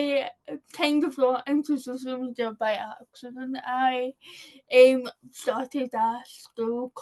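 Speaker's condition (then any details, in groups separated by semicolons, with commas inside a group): Cerebral palsy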